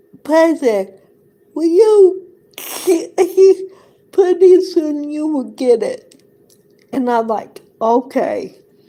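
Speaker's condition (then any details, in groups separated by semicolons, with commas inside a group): Cerebral palsy; present from birth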